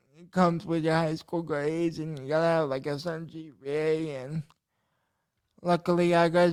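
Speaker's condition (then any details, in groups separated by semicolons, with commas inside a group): Cerebral palsy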